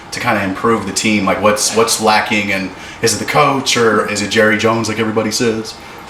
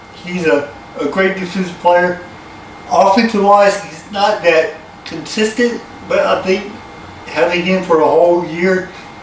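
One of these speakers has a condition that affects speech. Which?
The second: cerebral palsy; from birth.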